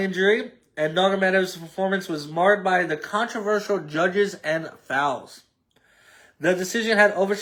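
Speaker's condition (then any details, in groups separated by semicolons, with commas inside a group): No condition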